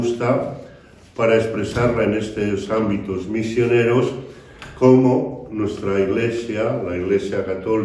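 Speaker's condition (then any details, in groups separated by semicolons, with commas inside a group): No condition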